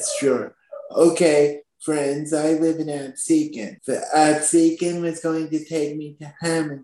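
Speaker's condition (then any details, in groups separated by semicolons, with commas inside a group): Spastic quadriplegic cerebral palsy; from birth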